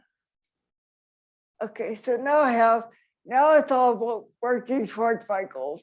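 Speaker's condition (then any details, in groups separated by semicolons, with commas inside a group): Traumatic brain injury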